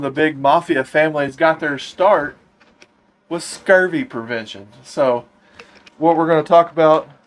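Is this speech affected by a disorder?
No.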